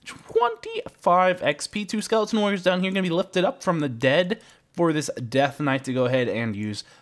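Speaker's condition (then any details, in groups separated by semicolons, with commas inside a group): No condition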